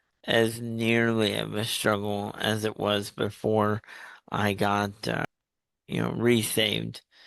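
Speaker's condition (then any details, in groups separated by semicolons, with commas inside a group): Cerebral palsy; voice and speech affected, involuntary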